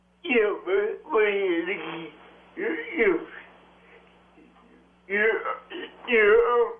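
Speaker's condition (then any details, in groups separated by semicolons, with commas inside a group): Cerebral palsy; birth oxygen deprivation, wheelchair user; strong speech impediment, uses interpreter publicly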